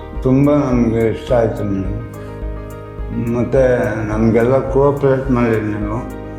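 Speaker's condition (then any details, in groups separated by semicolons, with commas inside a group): Tongue cancer surgery; tongue carcinoma, surgery; recovering, six weeks radiotherapy, possibly chemotherapy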